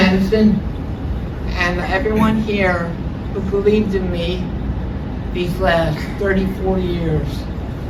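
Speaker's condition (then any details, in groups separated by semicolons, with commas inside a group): Cerebral palsy; with hearing loss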